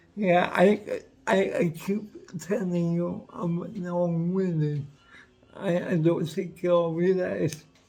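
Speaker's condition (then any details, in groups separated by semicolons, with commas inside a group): Cerebral palsy; affects whole body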